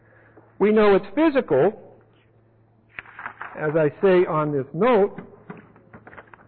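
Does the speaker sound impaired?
No.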